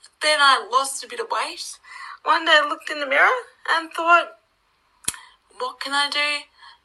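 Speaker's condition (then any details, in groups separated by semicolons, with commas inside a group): Cerebral palsy; wheelchair user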